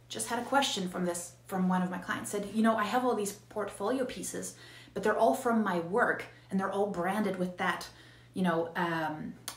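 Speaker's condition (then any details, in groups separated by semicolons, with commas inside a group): No condition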